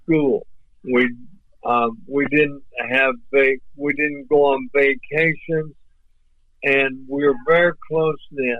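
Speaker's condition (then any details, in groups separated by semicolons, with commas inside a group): ALS; voice off but clear and understandable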